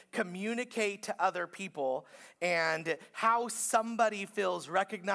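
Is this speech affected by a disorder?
No.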